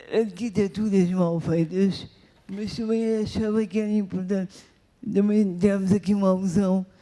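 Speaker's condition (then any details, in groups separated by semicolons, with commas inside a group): Cerebral palsy; wheelchair user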